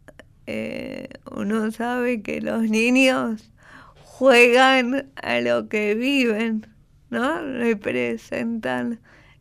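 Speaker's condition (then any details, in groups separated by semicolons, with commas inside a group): Cerebral palsy; prompting others' prejudice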